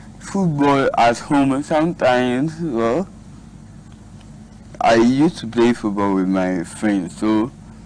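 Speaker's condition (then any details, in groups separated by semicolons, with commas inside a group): Cerebral palsy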